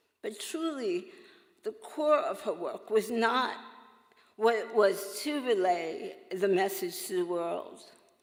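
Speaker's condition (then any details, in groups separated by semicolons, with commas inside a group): Oral cancer survivor; survivor, several years since treatment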